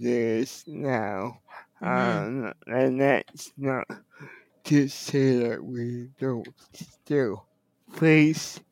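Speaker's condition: Cerebral palsy; wheelchair user

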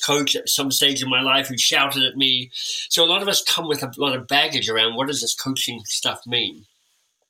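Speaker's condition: Cleft lip and palate; orthodontic treatment

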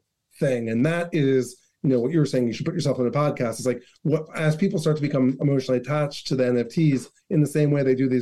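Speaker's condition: No condition

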